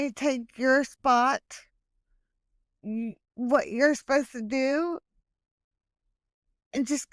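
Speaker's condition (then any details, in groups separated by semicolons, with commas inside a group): Hemiplegic cerebral palsy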